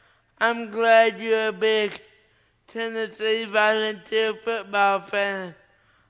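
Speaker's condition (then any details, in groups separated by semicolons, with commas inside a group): Cerebral palsy; uses left hand only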